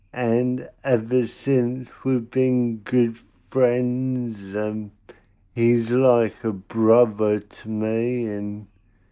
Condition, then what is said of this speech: Cerebral palsy. I can hear in your voice the potential to say very funny things.